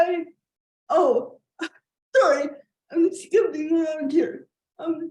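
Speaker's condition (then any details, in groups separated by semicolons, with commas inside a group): Cerebral palsy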